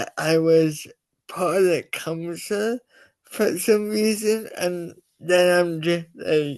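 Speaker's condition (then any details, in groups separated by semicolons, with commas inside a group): Cerebral palsy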